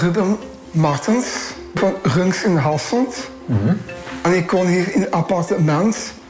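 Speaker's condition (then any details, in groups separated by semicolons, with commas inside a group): Down syndrome; trisomy 21, three copies of chromosome 21; speaks well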